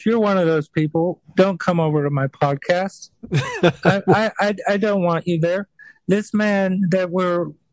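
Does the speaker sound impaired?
Yes: stutter; developmental, from birth, severe, avoided speaking as child, mirror and word practice with grandmothers, aunt; speaks slowly, consciously suppressing stutter, host says doing fine; slow rate, hard sounds b, stutters reading aloud, dyslexic; here repeated sounds, repeated words.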